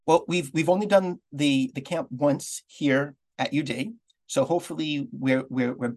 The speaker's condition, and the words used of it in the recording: Stuttering. When I was growing up as a kid with a really good stutter, and I still have one, and I'll probably stutter my head off during this conversation.